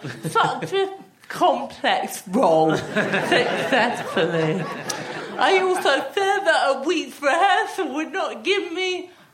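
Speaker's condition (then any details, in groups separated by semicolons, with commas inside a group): Athetoid cerebral palsy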